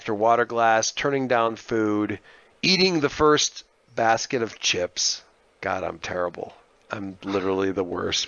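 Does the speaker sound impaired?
No.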